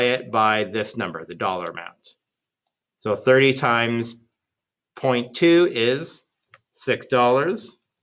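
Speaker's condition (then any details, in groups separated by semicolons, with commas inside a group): No condition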